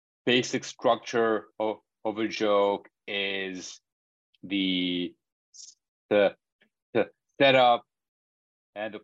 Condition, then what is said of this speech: Stuttering. Because, I have to say that I stutter in 6 different languages.